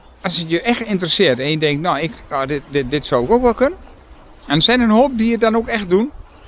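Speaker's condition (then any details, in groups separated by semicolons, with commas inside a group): No condition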